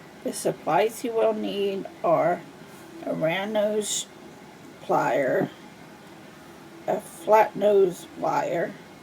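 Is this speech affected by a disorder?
Yes: cerebral palsy.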